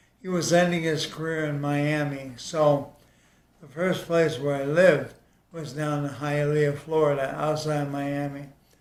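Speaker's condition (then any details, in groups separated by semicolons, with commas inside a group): ALS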